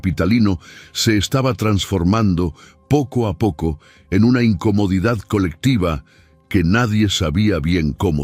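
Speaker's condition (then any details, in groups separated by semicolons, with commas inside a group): No condition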